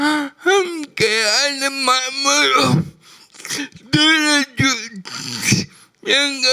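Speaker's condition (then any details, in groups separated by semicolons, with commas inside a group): Brain lesion disability grade 1, severe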